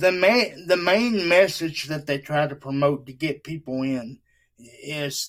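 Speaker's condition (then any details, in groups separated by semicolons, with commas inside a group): Cerebral palsy; wheelchair user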